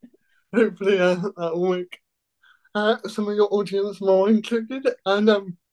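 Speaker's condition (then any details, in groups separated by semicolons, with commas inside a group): Cerebral palsy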